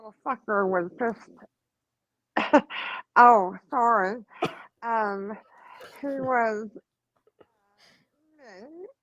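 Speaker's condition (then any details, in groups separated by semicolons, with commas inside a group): Tongue cancer; radiation treated, later hemorrhagic stroke from radiation; 11 years since diagnosis, new tongue spot biopsied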